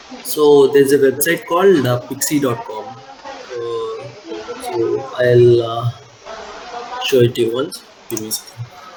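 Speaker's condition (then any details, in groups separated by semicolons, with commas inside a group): No condition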